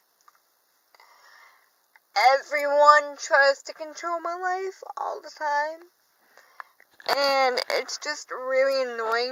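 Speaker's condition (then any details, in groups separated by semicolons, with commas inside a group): Cerebral palsy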